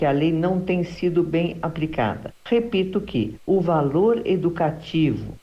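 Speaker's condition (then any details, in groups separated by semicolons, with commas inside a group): No condition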